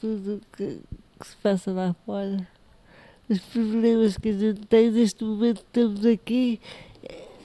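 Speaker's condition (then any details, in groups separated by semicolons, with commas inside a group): Cerebral palsy; not sitting at six months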